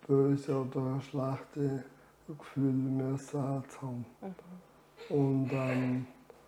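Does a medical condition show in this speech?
Yes: ALS; reduced air makes talking effortful.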